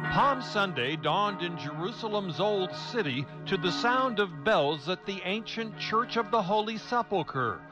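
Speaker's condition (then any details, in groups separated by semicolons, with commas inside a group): No condition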